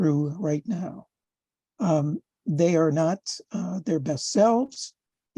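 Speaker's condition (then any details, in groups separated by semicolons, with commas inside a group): No condition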